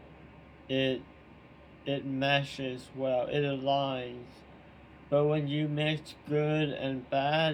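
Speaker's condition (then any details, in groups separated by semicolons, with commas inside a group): Tongue cancer surgery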